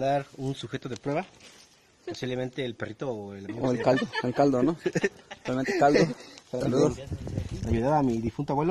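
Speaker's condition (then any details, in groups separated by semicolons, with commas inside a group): No condition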